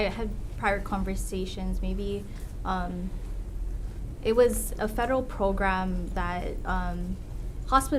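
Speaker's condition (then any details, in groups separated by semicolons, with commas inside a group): No condition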